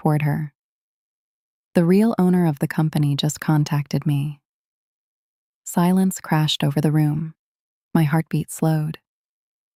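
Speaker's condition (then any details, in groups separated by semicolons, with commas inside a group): No condition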